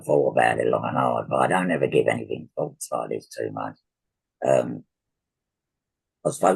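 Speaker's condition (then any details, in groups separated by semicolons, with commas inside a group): Laryngectomy for laryngeal cancer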